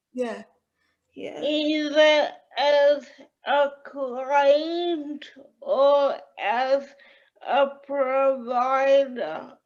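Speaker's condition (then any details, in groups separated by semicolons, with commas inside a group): Cerebral palsy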